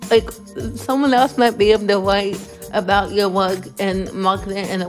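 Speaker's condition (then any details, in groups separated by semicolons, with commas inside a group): Cerebral palsy; from birth, born two months premature, 2 pounds 12 ounces, significant motor skill delays, physical and occupational therapy as child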